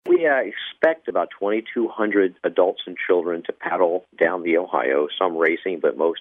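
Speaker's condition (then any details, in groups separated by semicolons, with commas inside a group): No condition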